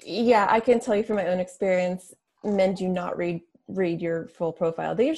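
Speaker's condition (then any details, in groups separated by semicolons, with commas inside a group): No condition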